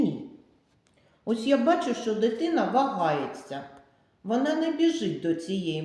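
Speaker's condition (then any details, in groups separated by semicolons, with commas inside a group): No condition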